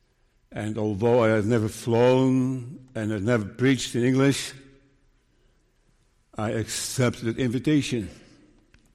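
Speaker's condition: Parkinson's disease; diagnosed 5 years ago

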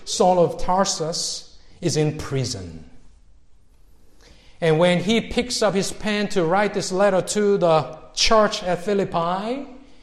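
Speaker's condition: No condition

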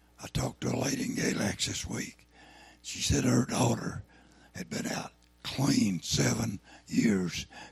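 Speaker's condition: Throat cancer, lost vocal cord

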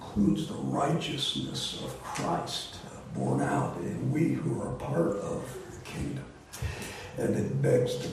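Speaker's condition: Voice disorder; not contagious

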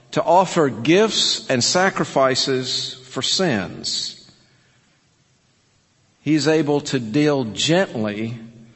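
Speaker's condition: No condition

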